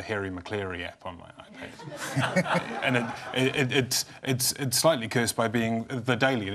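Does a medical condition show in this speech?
No.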